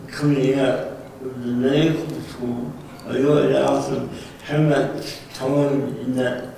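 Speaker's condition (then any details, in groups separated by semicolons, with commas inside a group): Cerebral palsy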